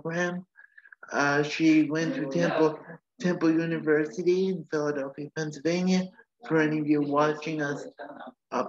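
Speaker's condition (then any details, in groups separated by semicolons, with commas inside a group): Cerebral palsy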